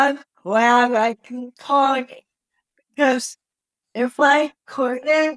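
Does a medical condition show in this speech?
Yes: cerebral palsy.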